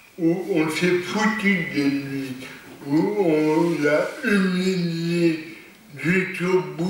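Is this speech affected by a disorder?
Yes: cerebral palsy; lifelong, non-progressive.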